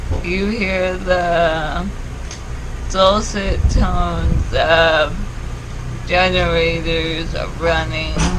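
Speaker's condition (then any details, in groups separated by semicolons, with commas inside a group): ALS; no ventilator needed yet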